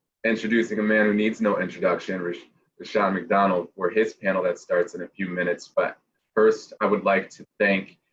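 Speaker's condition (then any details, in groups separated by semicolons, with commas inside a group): No condition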